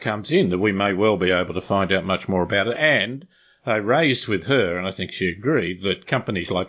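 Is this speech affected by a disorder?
No.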